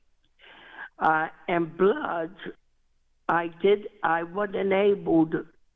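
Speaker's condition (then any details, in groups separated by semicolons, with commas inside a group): Cerebral palsy; never expected to walk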